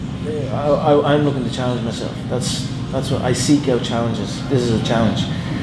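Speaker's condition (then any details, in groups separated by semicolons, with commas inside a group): No condition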